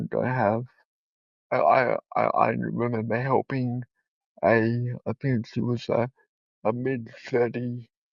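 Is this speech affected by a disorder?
Yes: cerebral palsy.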